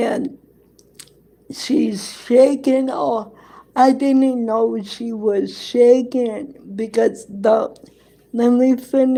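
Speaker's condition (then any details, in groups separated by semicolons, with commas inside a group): Cerebral palsy; present from birth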